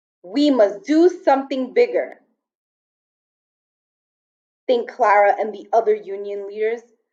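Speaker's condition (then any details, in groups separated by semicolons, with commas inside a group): No condition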